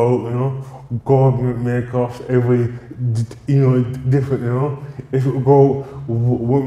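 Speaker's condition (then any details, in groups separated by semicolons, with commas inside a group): Cerebral palsy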